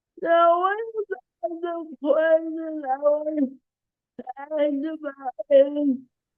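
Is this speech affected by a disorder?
Yes: cerebral palsy.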